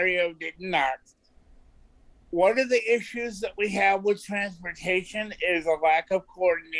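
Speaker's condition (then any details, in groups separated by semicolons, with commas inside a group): Cerebral palsy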